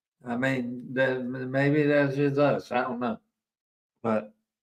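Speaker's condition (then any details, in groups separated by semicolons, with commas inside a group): ALS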